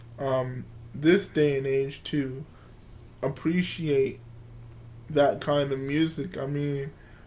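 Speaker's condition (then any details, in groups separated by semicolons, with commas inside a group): Cerebral palsy; from birth, wheelchair user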